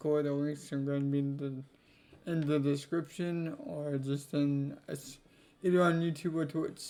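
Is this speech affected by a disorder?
Yes: cerebral palsy; affects legs.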